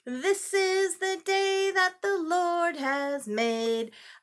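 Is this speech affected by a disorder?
No.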